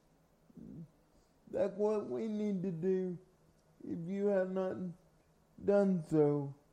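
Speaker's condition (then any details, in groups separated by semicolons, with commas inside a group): Cerebral palsy; from birth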